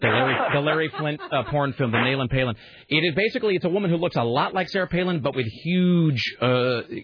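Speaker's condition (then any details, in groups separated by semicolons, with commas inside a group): No condition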